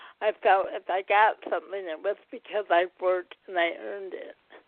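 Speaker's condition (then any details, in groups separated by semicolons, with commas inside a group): Cerebral palsy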